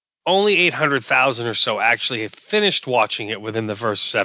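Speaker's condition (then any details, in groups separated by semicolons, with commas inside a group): No condition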